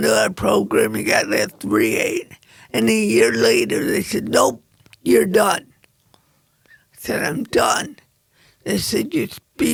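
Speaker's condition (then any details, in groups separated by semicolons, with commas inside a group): Cerebral palsy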